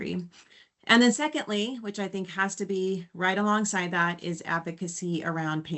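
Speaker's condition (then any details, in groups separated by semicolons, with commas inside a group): No condition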